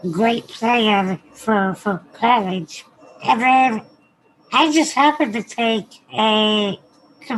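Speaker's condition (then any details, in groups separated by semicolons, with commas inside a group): Spinal muscular atrophy; wheelchair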